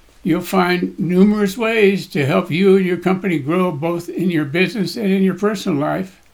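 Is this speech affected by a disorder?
Yes: Parkinson's disease; Parkinson's getting in the way a little, daily cardio and gym workouts.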